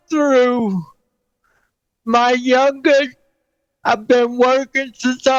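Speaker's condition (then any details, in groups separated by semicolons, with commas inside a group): Cerebral palsy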